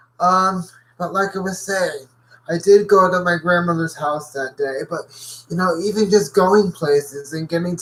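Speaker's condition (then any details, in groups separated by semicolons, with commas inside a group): Cerebral palsy; dry throat from muscle tone, saliva issue, pauses to drink, swallow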